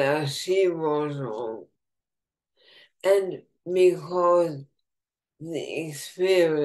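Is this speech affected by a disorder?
Yes: ALS, bulbar form, bulbar onset.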